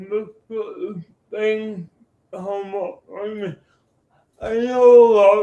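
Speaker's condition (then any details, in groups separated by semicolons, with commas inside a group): Cerebral palsy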